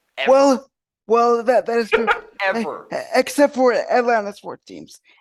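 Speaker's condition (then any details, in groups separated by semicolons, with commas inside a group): Cerebral palsy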